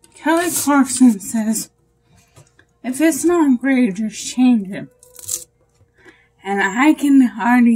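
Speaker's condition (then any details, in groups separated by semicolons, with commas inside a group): Brain injury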